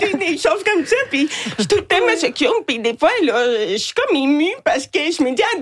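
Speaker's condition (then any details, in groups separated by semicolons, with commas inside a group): Hearing loss with cochlear implant; hard of hearing; hard to tell who is speaking in groups, trouble understanding moving children, did not hear passing truck; own singing described as not very nice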